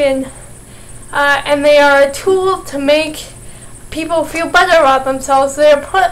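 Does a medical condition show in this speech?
Yes: cerebral palsy, mild.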